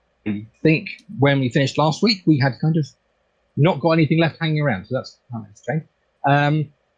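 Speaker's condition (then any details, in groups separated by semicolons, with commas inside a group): No condition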